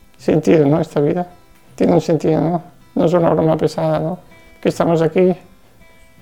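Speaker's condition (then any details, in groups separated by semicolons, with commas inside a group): Duchenne muscular dystrophy; progressive loss of strength over time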